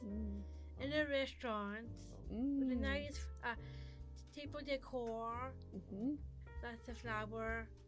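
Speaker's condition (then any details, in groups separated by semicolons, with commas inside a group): Down syndrome; described as a learning disability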